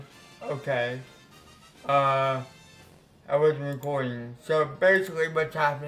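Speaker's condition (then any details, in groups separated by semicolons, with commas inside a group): Cerebral palsy; affects legs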